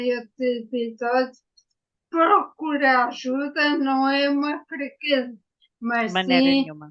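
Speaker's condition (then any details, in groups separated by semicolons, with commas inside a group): Ataxia after brain injury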